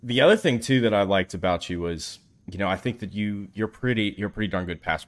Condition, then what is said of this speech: No condition.